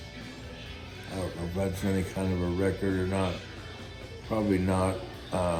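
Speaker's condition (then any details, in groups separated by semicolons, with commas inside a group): Guillain-Barré syndrome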